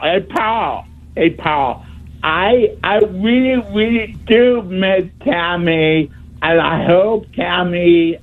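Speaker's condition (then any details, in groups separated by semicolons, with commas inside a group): Speech impediment; tries to talk really clearly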